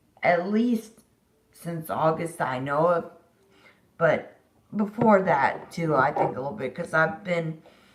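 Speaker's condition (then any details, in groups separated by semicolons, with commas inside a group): Disability causing slurred speech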